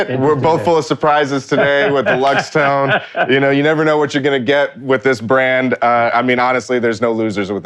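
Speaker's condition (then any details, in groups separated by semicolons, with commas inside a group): No condition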